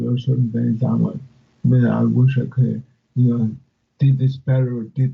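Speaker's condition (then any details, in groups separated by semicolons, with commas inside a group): Cerebral palsy; speech affected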